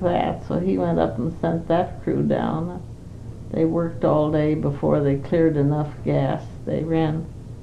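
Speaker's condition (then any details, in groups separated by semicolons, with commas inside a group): Parkinson's; Parkinson's for 5 years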